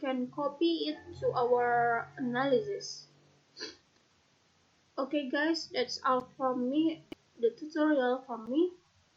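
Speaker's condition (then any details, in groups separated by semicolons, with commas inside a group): No condition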